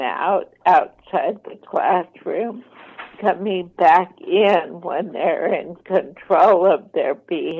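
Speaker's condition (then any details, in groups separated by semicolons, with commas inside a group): ALS, mild; voice slightly impaired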